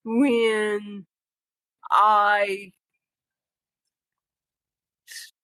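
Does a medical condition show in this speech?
Yes: cerebral palsy; from birth, oxygen loss at delivery, newborn seizures; about 35 years since birth, multiple medications; newborn couldn't cough or suck, tube fed, childhood speech therapy.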